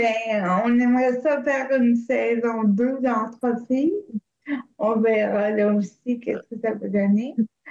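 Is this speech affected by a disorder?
Yes: cerebral palsy; shows a little in voice.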